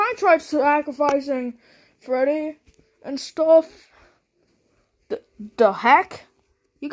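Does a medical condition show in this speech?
No.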